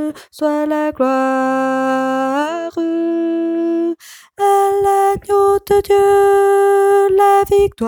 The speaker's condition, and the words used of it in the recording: No condition.